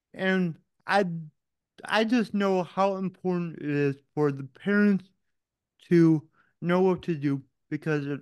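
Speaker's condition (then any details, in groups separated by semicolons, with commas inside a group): Cerebral palsy; born without heartbeat or breathing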